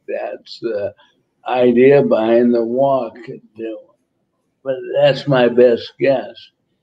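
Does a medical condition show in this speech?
Yes: ALS; about a year since diagnosis.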